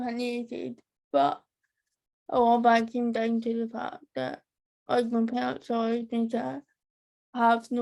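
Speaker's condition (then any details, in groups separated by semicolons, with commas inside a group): Cerebral palsy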